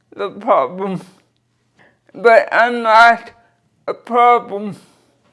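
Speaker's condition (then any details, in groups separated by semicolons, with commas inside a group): Cerebral palsy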